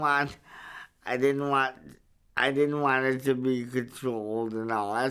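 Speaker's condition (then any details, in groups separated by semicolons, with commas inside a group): Cerebral palsy; verbal, able to speak up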